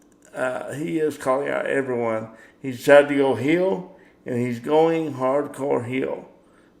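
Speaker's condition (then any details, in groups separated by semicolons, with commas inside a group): Cerebral palsy; power wheelchair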